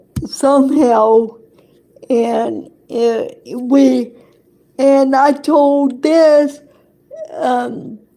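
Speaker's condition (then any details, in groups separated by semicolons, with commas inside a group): Cerebral palsy; affects hand; hand stiffening, muscles locking up during recording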